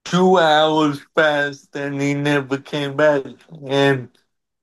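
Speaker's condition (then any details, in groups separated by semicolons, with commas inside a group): Cerebral palsy; uses wheelchair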